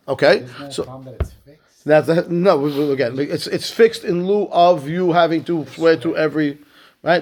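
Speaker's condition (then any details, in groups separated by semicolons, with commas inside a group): No condition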